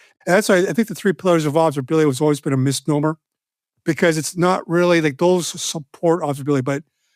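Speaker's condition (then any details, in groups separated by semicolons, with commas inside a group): No condition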